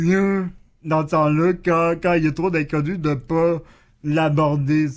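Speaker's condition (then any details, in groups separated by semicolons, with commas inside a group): Cerebral palsy; expresses himself very well, good vocabulary per co-host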